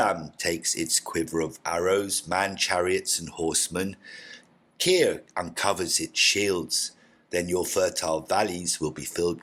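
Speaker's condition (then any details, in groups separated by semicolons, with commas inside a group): No condition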